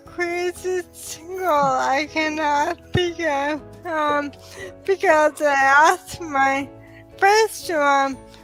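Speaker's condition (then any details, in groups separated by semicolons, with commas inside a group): ALS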